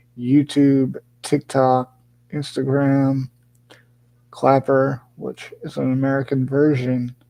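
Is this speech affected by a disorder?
Yes: cerebral palsy; has had speech therapy.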